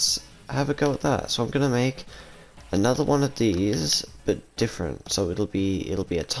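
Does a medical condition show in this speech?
No.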